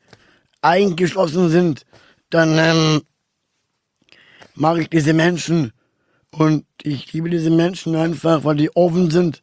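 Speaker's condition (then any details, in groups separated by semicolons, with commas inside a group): Down syndrome; trisomy 21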